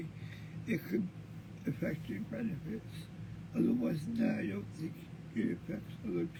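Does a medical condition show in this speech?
Yes: cerebral palsy; present since birth.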